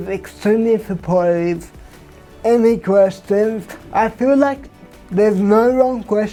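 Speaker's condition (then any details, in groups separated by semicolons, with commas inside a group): Cerebral palsy; from birth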